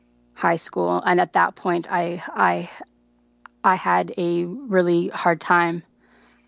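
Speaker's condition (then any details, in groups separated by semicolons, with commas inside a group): Stuttering; onset at age 15 without a clear sudden change, possibly stress-related, brief stutter at age five that resolved; has had therapy, uses fluency skills; can control speech with fluency skills, phone calls often hard; repeated words, blocks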